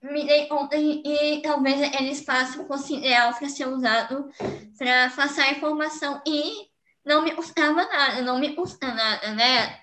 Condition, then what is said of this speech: Cleft palate. É, ainda tenho né, uma hipernasalidade porém ela vai ser corrigida eh, depois que eu